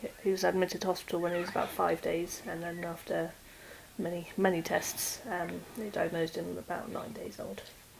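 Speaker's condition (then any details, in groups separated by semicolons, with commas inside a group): No condition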